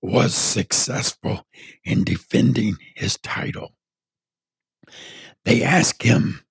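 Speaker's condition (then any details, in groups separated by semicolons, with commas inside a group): Partial laryngectomy from throat cancer; voice sounds different from typical voices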